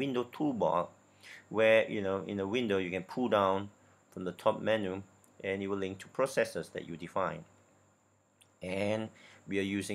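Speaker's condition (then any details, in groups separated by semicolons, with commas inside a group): No condition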